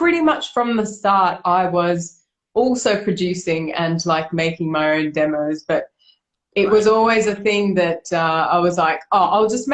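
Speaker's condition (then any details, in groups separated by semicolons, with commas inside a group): No condition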